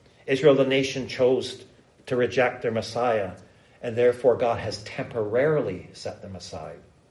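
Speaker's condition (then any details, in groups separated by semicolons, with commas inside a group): No condition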